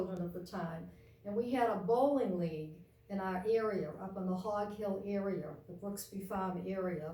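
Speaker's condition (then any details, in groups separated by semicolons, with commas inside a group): No condition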